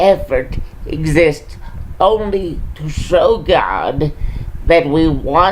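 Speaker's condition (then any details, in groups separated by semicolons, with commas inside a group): Cerebral palsy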